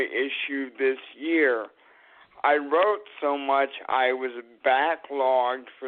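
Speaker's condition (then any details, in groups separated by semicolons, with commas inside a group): Cerebral palsy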